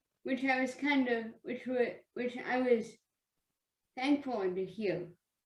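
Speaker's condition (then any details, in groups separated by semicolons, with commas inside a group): Speech apraxia; childhood apraxia of speech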